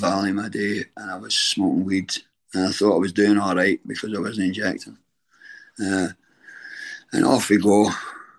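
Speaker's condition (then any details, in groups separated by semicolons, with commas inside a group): Throat cancer treatment effects, stage 4 throat cancer; radiotherapy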